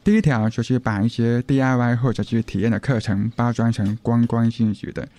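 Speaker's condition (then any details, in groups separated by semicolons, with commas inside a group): Hearing impairment; wears hearing aids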